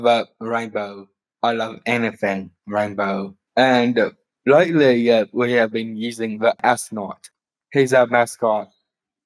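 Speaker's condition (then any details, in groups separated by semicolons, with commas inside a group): Down syndrome; later diagnosed with autism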